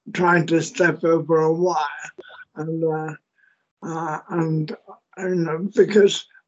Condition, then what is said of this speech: ALS (motor neuron disease). My first symptom was actually a slight slurring of my speech, and obviously you can still hear it, with the way I pronounce S's.